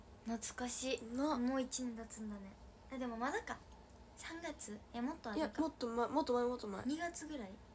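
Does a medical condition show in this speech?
No.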